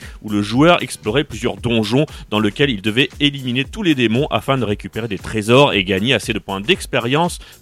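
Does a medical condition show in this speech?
No.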